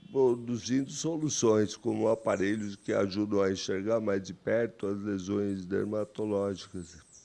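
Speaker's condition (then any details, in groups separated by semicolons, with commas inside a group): Amyotrophic lateral sclerosis; breathing affected early, compromised chest wall muscles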